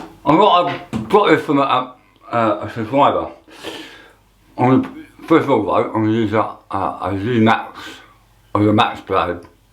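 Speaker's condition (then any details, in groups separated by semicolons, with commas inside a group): Tongue cancer; half tongue removed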